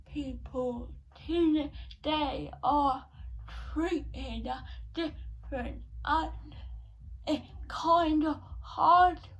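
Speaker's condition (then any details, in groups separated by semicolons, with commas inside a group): Cerebral palsy; not quadriplegic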